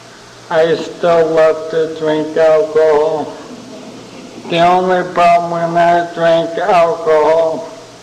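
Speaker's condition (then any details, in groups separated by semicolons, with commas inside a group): ALS (Lou Gehrig's disease); young onset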